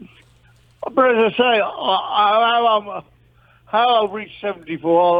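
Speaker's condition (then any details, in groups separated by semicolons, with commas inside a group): Parkinson's disease, mild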